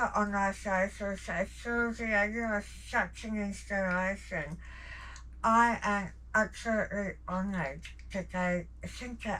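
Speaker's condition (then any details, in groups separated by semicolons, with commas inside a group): Jaw cancer surgery; tracheostomy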